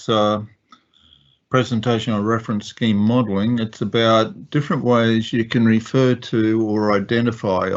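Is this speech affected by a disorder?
No.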